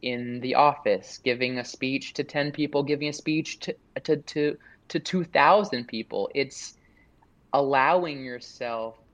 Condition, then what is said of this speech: Stuttering. I am a person that stutters, and that's a part of me.